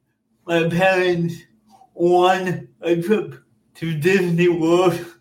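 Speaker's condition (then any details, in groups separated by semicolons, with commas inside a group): Cerebral palsy; caused by oxygen loss at birth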